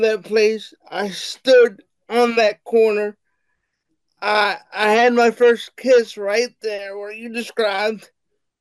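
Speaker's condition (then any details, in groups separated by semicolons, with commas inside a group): Cerebral palsy; wheelchair bound, childhood processing difficulty, occupational and physical therapy improved communication, types with right index finger; unstable voice, pitch goes high and low, speech recognition software produces nonsense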